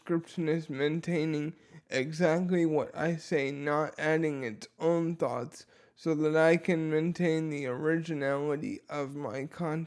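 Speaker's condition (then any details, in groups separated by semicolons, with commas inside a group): Dysarthria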